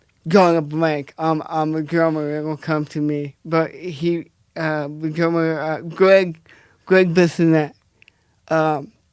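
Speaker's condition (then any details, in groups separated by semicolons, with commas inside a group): Cerebral palsy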